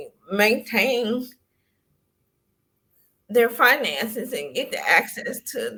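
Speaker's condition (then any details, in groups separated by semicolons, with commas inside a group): Cerebral palsy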